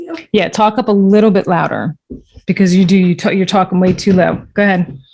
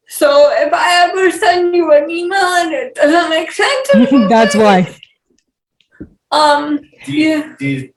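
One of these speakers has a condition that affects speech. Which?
The second: cerebral palsy; wheelchair user; age 28, total assistance most tasks, eats cut-up food alone; speech issues.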